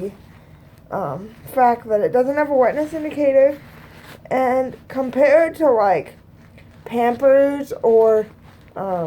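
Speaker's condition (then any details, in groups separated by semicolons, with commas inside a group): Cerebral palsy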